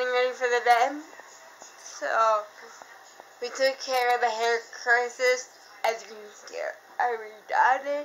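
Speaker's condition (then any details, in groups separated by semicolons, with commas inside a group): Cerebral palsy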